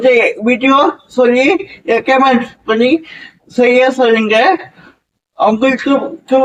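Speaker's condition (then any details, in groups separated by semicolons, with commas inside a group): Cerebral palsy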